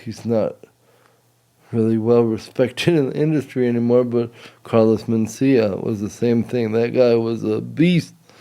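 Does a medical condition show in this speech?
Yes: cerebral palsy.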